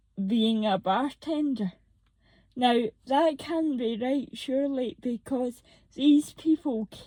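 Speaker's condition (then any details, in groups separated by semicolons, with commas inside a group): Cerebral palsy, moderate; mixed type, earlier described as ataxic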